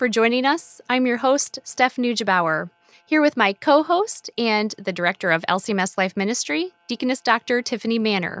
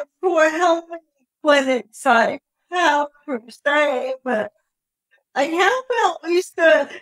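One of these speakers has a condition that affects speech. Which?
The second: cerebral palsy; brain bleed, premature birth, uses wheelchair, atypical speech brain area; no speech at 2.5 years, skipped babbling, speech therapy.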